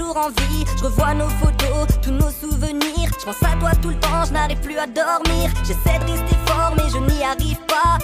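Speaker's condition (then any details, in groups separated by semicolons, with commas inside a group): No condition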